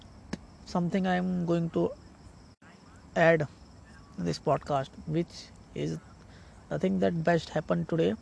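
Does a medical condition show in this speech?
No.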